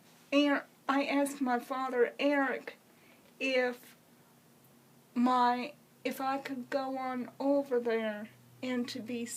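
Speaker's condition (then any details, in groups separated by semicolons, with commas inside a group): Cerebral palsy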